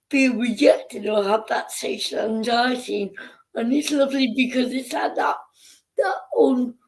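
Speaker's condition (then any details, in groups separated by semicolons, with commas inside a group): Cerebral palsy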